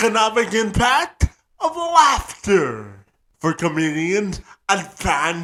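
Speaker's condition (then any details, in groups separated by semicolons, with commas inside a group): Cerebral palsy; present from birth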